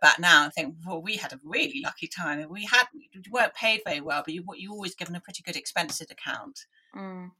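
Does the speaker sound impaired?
Yes: deafness; deaf from early age, analog hearing aids in childhood, hopeless and unwieldy, listening took effort.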